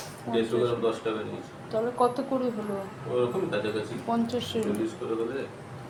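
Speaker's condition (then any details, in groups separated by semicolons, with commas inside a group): No condition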